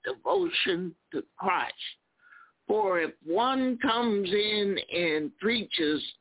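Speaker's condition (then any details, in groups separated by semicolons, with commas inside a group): Spasmodic dysphonia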